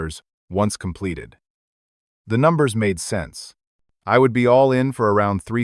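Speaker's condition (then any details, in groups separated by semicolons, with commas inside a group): No condition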